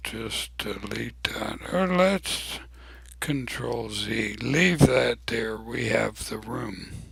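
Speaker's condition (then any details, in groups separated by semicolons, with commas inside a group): ALS; abnormally slow voice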